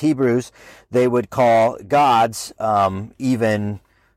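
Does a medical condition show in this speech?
No.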